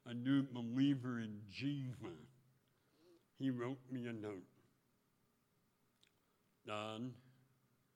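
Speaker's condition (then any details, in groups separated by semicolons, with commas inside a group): Speech impediment; taught tongue movement at 12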